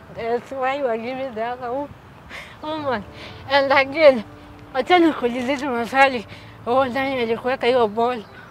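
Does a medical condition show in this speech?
Yes: cerebral palsy.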